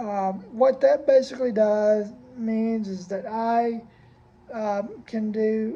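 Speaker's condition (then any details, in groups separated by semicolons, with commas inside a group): Cerebral palsy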